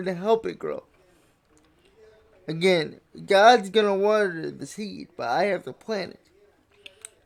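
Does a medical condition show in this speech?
Yes: cerebral palsy.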